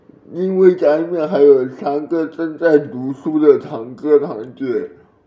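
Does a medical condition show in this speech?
Yes: cerebral palsy; birth asphyxia, blue at birth, over ten minutes of resuscitation, diagnosed in infancy at provincial hospital, legs affected, early rehabilitation, learned to walk; some words unclear despite great effort to speak clearly, edited for fluency, childhood drooling from delayed saliva swallowing.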